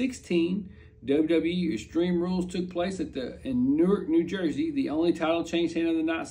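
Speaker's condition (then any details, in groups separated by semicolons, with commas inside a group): No condition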